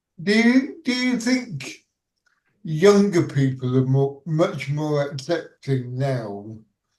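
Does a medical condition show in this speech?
Yes: cerebral palsy.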